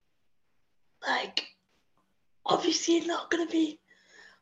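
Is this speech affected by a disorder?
Yes: spastic quadriplegic cerebral palsy; needs help with most physical tasks, agency carers assist getting up and going to bed.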